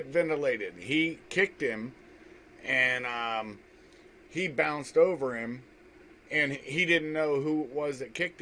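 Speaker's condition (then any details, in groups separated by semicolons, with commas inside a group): No condition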